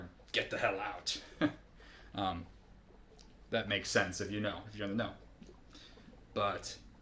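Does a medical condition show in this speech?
No.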